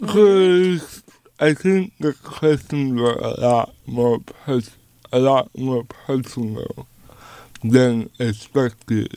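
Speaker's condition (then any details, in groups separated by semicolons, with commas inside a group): Cerebral palsy; speech difficult, cerebral palsy and dystonia affect speech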